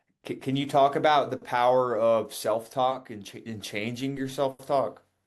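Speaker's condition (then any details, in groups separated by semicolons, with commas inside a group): No condition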